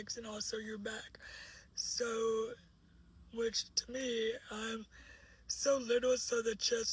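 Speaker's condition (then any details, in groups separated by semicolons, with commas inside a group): Cerebral palsy; uses a wheelchair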